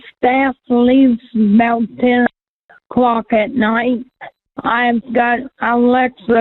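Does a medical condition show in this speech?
Yes: cerebral palsy.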